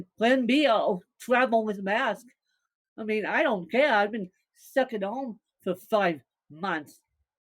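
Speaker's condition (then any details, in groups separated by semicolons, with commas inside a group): Cerebral palsy, mixed, moderate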